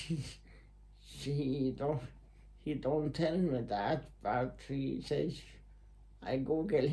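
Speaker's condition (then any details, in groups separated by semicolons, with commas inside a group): Muscular Parkinson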